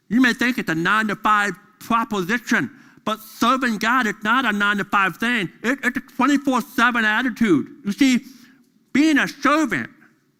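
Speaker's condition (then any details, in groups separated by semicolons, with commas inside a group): Deafness; deaf during school years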